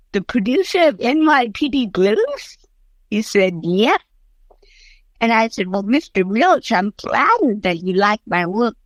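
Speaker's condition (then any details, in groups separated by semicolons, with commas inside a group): Cerebral palsy; since early childhood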